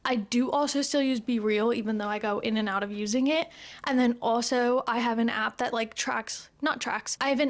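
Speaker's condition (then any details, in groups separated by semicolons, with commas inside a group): No condition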